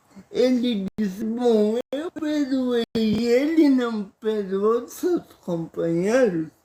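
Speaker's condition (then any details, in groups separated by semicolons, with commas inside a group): Paralysis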